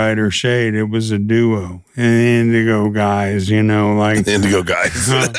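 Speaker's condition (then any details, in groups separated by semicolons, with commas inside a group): ALS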